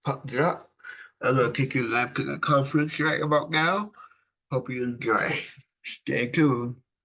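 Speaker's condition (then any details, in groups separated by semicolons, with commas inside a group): Cerebral palsy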